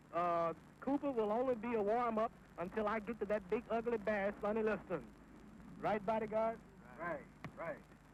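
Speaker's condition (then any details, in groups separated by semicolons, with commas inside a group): No condition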